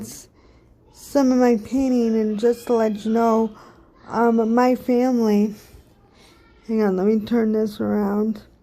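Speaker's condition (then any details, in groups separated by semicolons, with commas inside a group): Cerebral palsy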